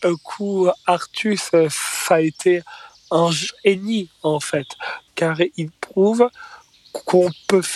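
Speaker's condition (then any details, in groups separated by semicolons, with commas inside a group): Stuttering; described by him as just a speech disorder, not a handicap; stuttering in stand-up clip, voice deliberately left unedited; prolonged sounds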